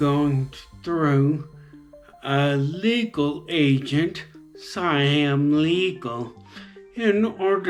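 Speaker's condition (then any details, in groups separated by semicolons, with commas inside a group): Traumatic brain injury; very debilitating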